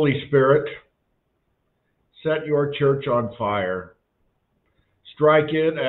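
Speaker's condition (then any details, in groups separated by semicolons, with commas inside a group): No condition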